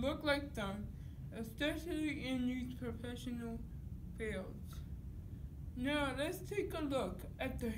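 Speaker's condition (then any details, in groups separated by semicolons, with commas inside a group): Cerebral palsy; dystonic type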